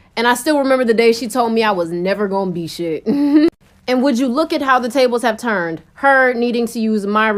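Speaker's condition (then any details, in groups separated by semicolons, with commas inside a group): No condition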